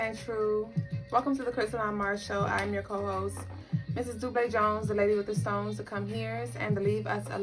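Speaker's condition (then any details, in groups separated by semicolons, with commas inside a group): No condition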